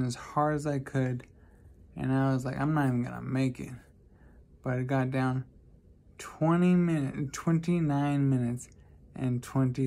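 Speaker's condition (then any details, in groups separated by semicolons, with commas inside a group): Traumatic brain injury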